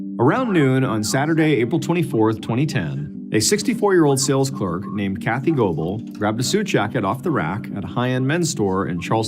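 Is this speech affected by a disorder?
No.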